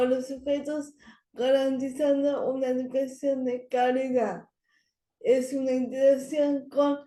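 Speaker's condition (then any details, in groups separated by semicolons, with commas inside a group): Cerebral palsy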